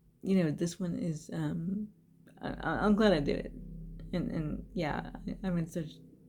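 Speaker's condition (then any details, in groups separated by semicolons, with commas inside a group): Cerebral palsy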